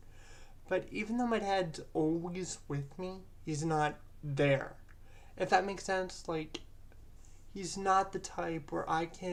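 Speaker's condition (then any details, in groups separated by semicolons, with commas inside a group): Cerebral palsy; present from birth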